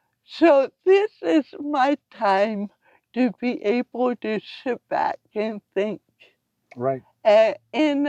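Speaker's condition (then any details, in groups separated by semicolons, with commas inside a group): Cerebral palsy; from birth; about 66 years since birth, diagnosed at 18 months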